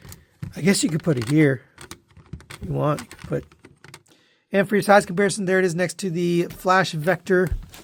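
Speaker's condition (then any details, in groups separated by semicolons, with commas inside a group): No condition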